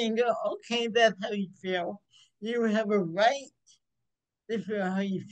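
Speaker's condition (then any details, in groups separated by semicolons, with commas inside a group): Cerebral palsy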